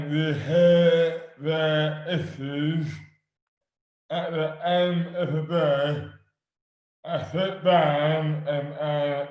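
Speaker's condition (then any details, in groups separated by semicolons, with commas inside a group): Dystonia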